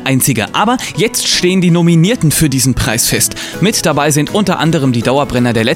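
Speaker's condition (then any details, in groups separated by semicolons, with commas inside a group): No condition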